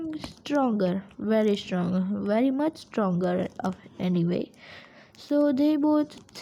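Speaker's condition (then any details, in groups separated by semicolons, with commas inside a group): No condition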